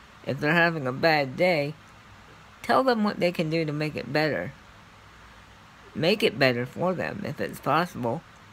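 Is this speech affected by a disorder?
Yes: cerebral palsy; scoliosis.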